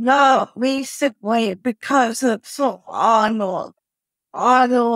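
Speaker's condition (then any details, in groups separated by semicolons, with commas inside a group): Cerebral palsy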